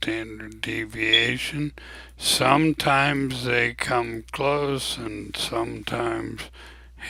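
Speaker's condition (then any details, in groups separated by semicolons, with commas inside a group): ALS; abnormally slow voice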